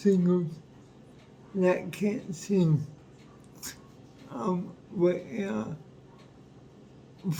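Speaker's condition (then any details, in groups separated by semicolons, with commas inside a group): Cerebral palsy; affects whole body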